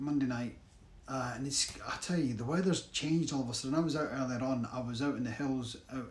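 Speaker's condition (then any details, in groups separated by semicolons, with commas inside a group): No condition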